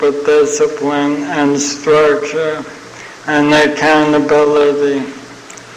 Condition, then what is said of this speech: ALS (motor neuron disease). For those of you that don't know why I'm in the wheelchair, why I'm talking like I've had a couple drinks tonight.